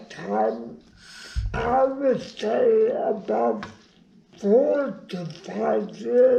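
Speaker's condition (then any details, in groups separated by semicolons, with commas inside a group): Brain injury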